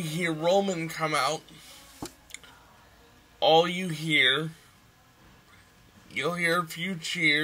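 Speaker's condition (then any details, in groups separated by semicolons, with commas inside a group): Cerebral palsy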